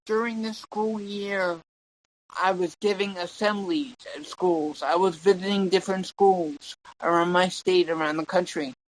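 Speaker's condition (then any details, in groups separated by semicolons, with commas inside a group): Cerebral palsy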